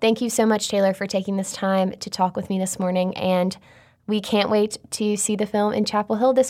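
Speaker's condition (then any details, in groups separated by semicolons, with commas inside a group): No condition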